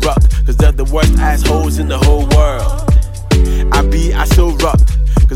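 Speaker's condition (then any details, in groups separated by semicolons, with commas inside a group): No condition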